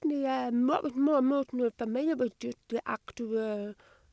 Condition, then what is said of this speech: Deafness. So some of her answers may be a little indistinct.